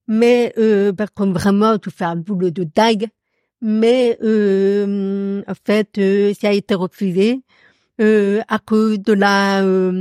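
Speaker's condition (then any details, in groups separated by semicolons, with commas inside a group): Profound deafness; audible accent from deafness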